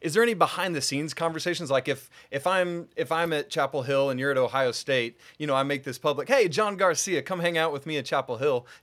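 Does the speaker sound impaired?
No.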